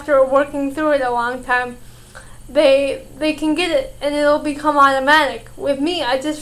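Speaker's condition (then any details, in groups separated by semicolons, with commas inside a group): Cerebral palsy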